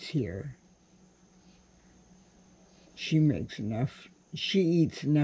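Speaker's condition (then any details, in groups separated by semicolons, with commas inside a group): Cerebral palsy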